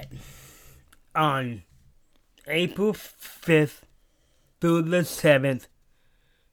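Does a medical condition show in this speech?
Yes: Down syndrome.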